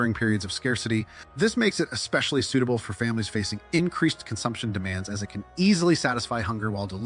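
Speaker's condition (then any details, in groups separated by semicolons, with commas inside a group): No condition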